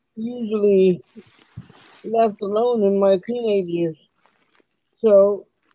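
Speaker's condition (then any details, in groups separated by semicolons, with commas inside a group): Cerebral palsy; uses wheelchair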